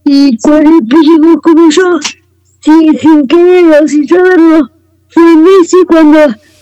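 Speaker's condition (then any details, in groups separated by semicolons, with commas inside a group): Cerebral palsy; wheelchair user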